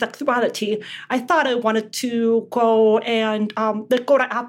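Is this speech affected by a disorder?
Yes: deafness; relies on lip reading.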